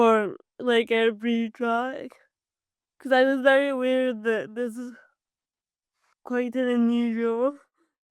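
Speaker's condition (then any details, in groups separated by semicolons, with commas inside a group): Cerebral palsy; from birth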